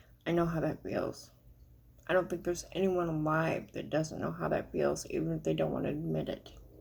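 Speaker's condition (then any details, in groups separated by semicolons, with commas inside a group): Cerebral palsy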